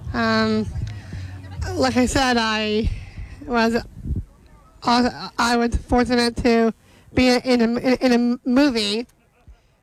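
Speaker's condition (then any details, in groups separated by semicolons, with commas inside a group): Down syndrome; intellectual disability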